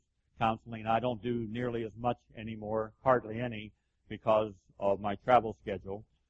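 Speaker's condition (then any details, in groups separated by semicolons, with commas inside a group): No condition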